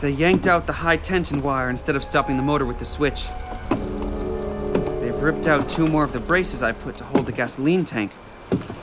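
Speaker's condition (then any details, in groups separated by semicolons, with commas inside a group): No condition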